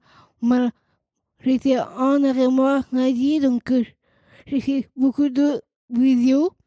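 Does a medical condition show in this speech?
Yes: Down syndrome, trisomy 21.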